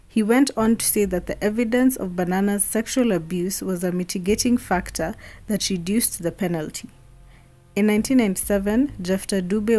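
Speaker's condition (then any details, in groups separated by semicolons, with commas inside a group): No condition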